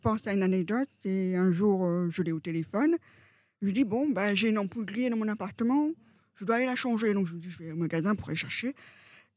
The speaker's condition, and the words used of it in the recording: Deafness. M'entendent, me disent « Ah, vous êtes d'origine étrangère, vous venez d'étranger. »